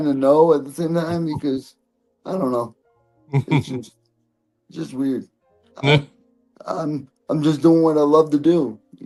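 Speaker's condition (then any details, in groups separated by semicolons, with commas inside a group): Cerebral palsy; present from birth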